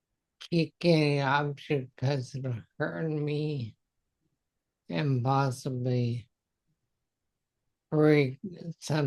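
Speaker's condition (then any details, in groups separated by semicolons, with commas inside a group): Multiple sclerosis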